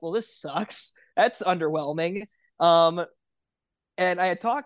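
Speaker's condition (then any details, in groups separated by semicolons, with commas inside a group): No condition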